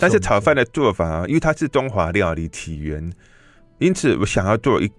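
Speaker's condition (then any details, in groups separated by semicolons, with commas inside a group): Hearing impairment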